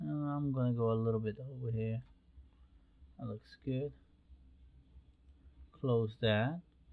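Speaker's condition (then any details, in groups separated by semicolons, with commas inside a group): No condition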